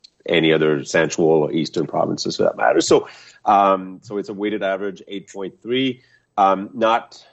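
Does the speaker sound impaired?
No.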